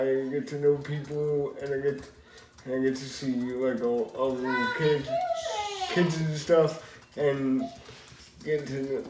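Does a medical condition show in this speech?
Yes: cerebral palsy.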